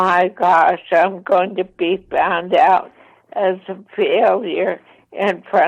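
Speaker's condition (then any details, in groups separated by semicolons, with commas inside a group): ALS, mild; voice slightly impaired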